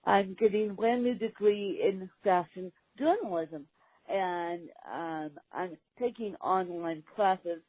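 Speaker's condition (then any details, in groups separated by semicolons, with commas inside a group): Cerebral palsy, mixed, moderate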